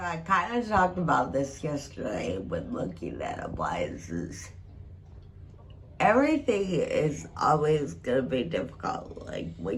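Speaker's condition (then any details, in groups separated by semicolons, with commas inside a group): Friedreich ataxia, severe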